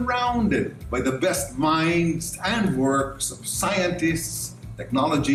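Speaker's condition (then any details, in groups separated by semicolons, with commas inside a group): No condition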